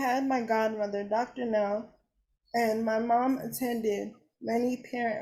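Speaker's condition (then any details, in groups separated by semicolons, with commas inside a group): Cerebral palsy; uses wheelchair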